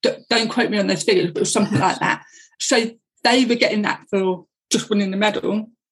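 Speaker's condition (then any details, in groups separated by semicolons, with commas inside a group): Deafness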